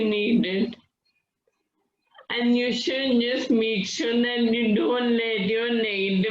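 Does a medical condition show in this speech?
Yes: Friedreich's ataxia.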